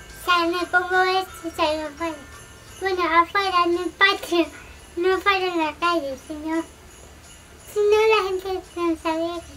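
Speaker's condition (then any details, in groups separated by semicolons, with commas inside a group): Cerebral palsy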